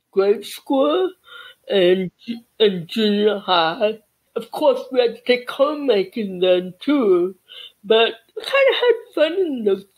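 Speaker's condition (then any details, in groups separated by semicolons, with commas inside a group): Cerebral palsy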